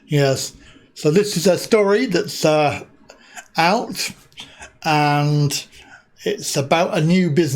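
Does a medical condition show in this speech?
Yes: cerebral palsy.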